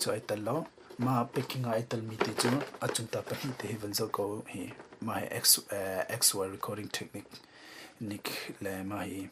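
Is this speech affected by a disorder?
No.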